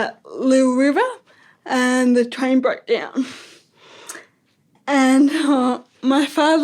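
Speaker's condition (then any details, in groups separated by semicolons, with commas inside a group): Ataxic cerebral palsy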